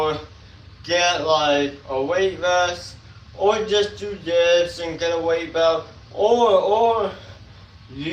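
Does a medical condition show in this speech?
Yes: tongue cancer surgery.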